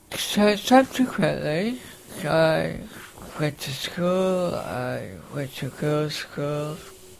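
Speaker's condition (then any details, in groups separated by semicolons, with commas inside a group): Facioscapulohumeral muscular dystrophy, facioscapulohumeral (FSHD); respirator pump wheezing audible in recording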